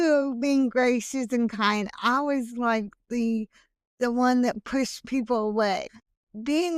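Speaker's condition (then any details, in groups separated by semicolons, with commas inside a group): Hemiplegic cerebral palsy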